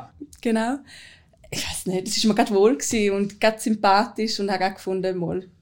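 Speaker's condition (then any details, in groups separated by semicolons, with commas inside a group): No condition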